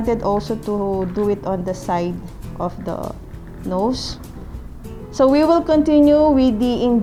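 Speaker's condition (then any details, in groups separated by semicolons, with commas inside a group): No condition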